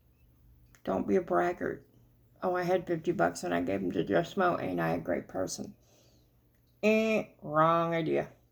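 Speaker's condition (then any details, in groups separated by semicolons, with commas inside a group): Cerebral palsy; speech noticeably atypical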